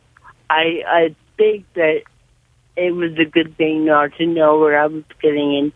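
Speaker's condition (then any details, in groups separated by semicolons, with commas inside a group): Cerebral palsy, severe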